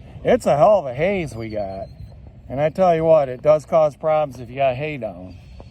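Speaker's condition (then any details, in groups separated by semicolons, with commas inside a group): No condition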